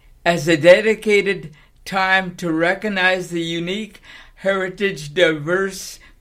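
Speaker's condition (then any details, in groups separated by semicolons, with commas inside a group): Cerebral palsy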